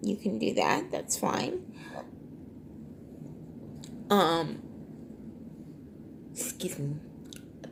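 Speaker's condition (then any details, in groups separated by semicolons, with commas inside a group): Cerebral palsy, triplegia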